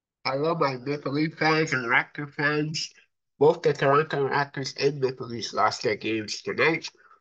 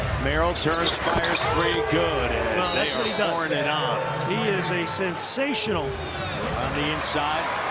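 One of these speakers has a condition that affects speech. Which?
The first: cerebral palsy; from birth, affects brain and body muscles.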